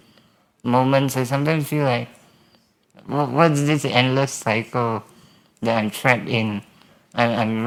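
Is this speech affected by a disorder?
Yes: spinal muscular atrophy.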